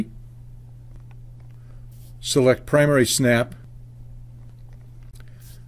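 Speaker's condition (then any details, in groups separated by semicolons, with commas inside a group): No condition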